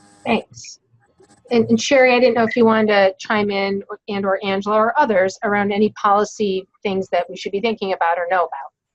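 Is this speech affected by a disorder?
No.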